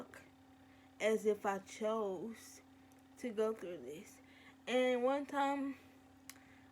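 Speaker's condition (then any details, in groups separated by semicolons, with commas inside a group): Cerebral palsy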